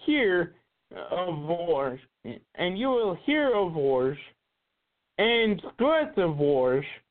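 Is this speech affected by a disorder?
Yes: cerebral palsy; visible to casting agents.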